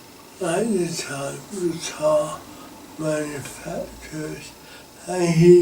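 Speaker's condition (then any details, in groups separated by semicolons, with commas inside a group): Cerebral palsy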